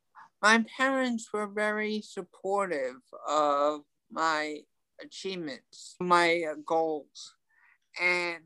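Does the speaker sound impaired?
Yes: ataxic cerebral palsy; from birth, mild, legs mostly, also arms, walked at about age four; walks short distances, no wheelchair since femur fracture recovery, past physical, occupational, speech therapy; talking affected, tongue affected a little, frequent stuttering in past, improved with speech therapy.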